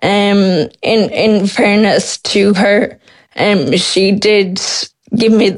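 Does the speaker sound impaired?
Yes: Friedreich's ataxia; symptoms late primary school, diagnosed 12 by professor King, Temple Street, three scoliosis spinal surgeries; age 28, fully wheelchair reliant, mild cardiomyopathy, fatigue, nightly burning foot nerve pain, Skyclarys not reimbursed; speech expected to disappear, synthetic voice expected, swallow worsening toward thickeners, breathing may need ventilator.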